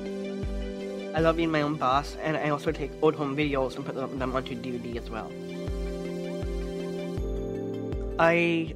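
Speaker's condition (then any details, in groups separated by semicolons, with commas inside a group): Down syndrome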